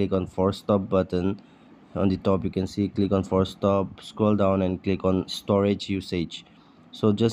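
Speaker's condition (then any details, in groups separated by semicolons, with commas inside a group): No condition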